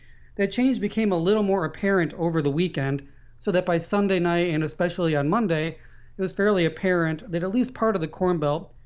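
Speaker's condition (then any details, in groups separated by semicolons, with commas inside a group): No condition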